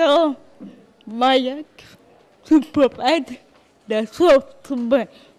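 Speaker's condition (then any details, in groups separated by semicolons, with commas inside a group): Cerebral palsy; involuntary body movements; diagnosed at six months, types slowly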